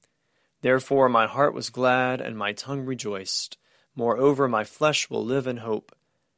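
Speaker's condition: No condition

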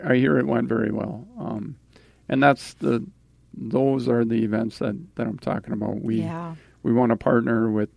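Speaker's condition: No condition

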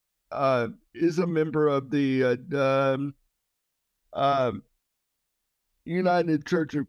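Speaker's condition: Cerebral palsy

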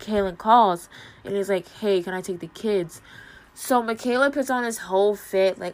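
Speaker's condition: No condition

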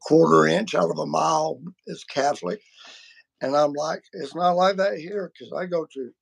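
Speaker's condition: Vocal cord surgery; multiple vocal cord surgeries

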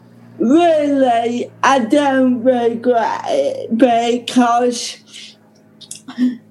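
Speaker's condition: Ataxic cerebral palsy; present from birth

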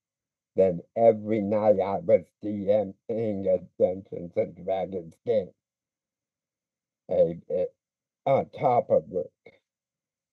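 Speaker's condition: Speech impediment; pretty good speaker when comfortable, drama club and debate team experience

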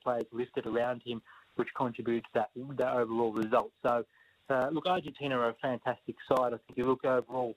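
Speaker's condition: No condition

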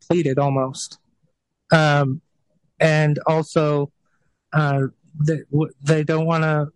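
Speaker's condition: Stutter; developmental, from birth, severe, avoided speaking as child, mirror and word practice with grandmothers, aunt; speaks slowly, consciously suppressing stutter, host says doing fine; slow rate, hard sounds b, stutters reading aloud, dyslexic; repeated sounds, prolonged sounds

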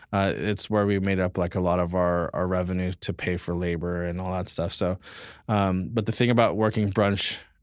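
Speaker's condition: No condition

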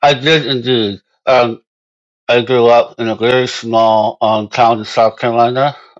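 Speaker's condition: Moebius syndrome; congenital

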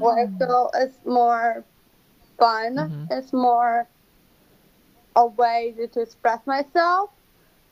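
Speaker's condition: Down syndrome

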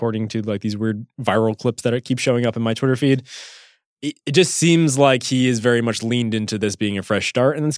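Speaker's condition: No condition

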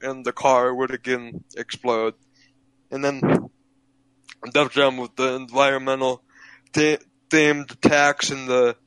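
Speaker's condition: Cerebral palsy, physical only

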